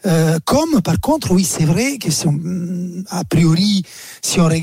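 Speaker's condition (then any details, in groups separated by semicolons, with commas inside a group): No condition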